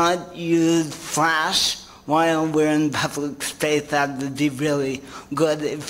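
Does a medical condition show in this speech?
Yes: cerebral palsy; heel cord surgery suggested; not progressive, diagnosed at 12; some sounds jumbled, speech therapy for tongue.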